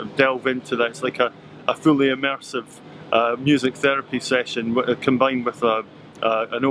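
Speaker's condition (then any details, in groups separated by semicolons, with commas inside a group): No condition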